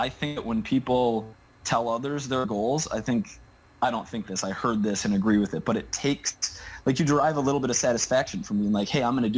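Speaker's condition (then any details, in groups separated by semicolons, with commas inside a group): No condition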